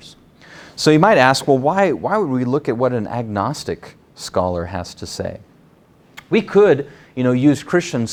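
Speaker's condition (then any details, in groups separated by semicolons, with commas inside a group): No condition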